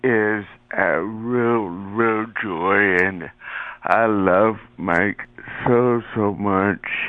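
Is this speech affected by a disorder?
Yes: cerebral palsy.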